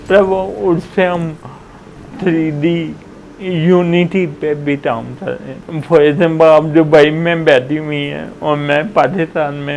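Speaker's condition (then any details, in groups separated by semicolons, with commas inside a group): Cerebral palsy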